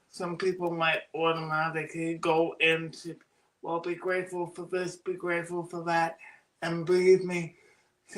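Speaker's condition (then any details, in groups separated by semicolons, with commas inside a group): Cerebral palsy; birth oxygen deprivation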